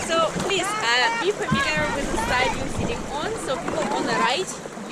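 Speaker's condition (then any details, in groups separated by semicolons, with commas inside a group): No condition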